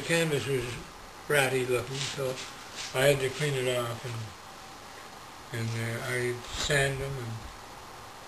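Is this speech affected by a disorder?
Yes: Parkinson's disease; diagnosed 19 years ago.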